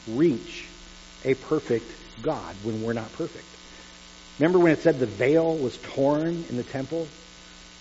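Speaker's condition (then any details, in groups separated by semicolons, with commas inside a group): No condition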